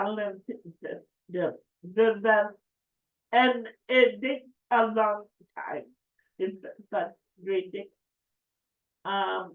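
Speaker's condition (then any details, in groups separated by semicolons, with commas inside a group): Cerebral palsy; affects speech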